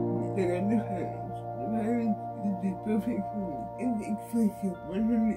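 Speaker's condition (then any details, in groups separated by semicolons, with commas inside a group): Cerebral palsy; wheelchair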